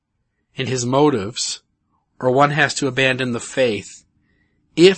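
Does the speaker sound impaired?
No.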